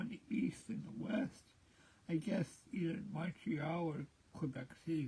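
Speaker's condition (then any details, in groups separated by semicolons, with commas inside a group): Cerebral palsy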